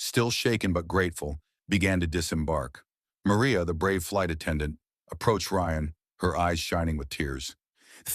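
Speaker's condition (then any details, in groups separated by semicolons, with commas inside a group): No condition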